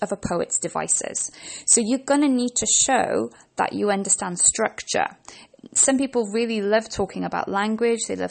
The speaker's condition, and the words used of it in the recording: None; typical speech.